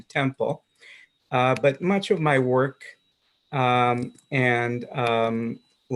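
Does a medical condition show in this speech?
No.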